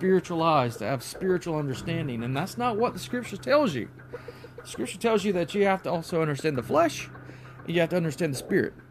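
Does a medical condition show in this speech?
No.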